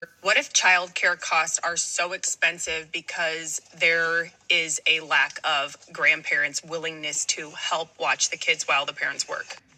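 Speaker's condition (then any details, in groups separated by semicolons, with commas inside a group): No condition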